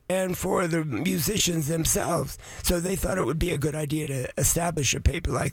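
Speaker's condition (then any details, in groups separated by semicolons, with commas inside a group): Voice changed after vocal cord surgery; voice changed since surgery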